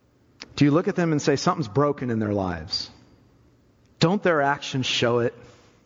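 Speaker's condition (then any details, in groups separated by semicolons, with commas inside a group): No condition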